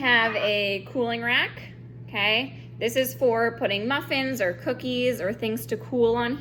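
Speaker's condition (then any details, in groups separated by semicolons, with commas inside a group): No condition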